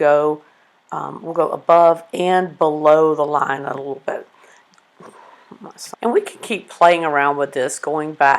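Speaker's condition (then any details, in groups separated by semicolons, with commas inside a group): No condition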